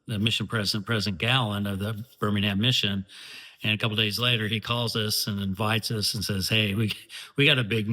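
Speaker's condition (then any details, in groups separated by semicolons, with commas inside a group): No condition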